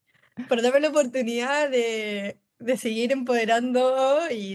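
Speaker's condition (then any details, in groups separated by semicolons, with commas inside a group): Down syndrome; congenital, since birth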